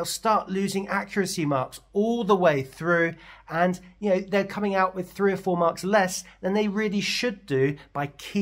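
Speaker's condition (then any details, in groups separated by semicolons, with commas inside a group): No condition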